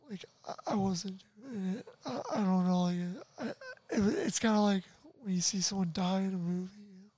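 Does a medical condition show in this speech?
Yes: tracheostomy, ventilator dependent; spinal cord injury from car accident at twenty, paralyzed from neck down, early cuff-up voicelessness; ventilator 24 hours a day through tracheostomy, cannot breathe on own.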